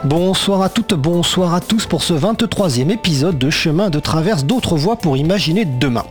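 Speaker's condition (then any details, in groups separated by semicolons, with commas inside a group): No condition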